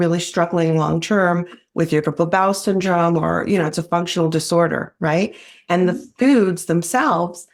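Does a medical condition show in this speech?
No.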